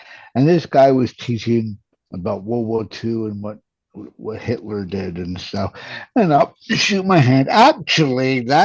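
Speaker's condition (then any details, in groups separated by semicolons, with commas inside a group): Cerebral palsy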